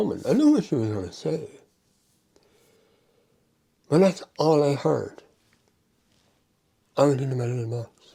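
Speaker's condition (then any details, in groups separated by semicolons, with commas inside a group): Mouth cancer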